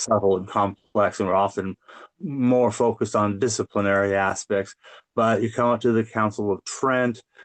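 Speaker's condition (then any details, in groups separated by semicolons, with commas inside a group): No condition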